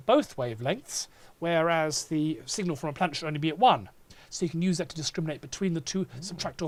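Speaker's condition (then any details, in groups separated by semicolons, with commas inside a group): No condition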